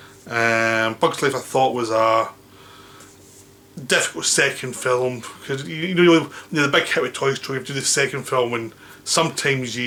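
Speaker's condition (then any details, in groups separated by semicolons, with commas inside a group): No condition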